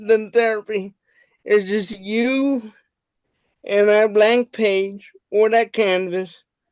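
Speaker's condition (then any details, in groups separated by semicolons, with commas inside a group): Cerebral palsy; wheelchair user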